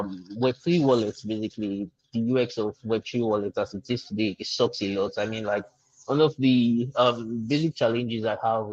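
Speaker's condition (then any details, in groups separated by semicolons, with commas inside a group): No condition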